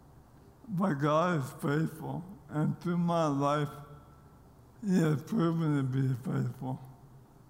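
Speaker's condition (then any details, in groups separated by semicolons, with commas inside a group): ALS; losing ability to speak clearly, voice does not sound as expected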